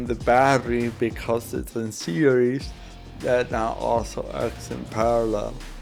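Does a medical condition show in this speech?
Yes: cerebral palsy.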